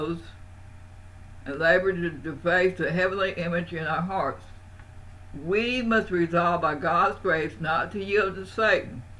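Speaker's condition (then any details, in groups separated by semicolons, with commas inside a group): Parkinson's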